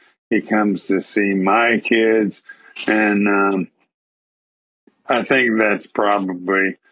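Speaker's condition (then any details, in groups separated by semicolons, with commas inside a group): ALS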